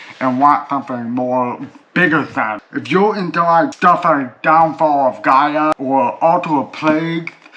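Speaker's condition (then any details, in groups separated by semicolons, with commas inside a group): Cerebral palsy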